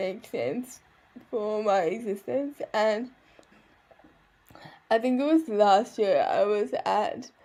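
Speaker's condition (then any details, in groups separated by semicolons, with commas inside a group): Cerebral palsy; never walked independently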